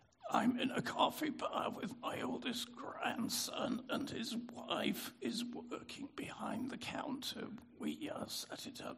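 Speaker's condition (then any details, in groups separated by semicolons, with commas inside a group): Spasmodic dysphonia; catch in voice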